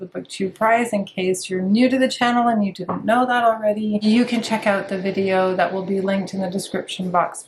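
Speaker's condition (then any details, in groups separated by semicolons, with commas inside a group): No condition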